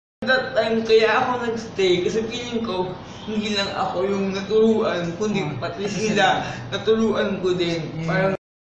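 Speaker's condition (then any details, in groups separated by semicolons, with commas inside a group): Mild cerebral palsy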